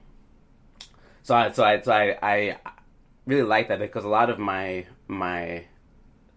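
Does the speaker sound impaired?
Yes: stuttering; onset at age 4 or 5, considered without cure, lifelong; age 36, about 31 years since onset; stutter less evident when singing, stutters articulating saxophone notes, especially on downbeats with others; here repeated sounds, repeated words.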